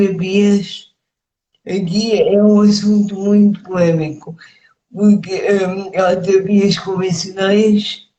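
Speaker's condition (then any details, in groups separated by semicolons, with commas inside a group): Cerebral palsy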